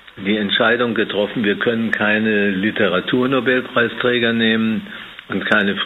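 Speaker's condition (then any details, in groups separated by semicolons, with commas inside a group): Parkinson's disease; years of hand tremor holding a glass, dismissed as stage fright, diagnosed by neurologist after examination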